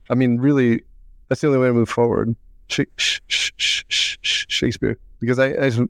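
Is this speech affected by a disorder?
Yes: Tourette's; Tourette's with rumination, self-injurious tics causing black eyes and bloody lips, childhood abuse; recurrent vocal tic word "Shakespeare" inserted mid-sentence, some word and phrase repetition.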